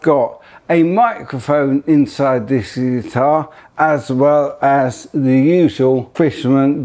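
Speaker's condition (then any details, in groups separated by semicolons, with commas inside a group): ALS; speech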